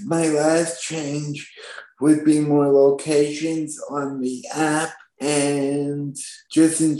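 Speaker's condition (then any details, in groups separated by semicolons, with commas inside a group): Spastic quadriplegic cerebral palsy; now 23 years old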